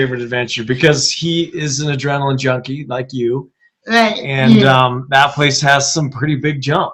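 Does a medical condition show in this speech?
No.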